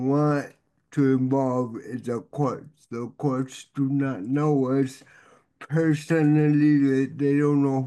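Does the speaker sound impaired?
Yes: cerebral palsy; difficulty keeping body completely still, e.g. for MRI.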